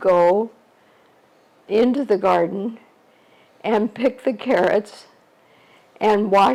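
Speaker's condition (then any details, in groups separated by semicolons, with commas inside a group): ALS; shortly after diagnosis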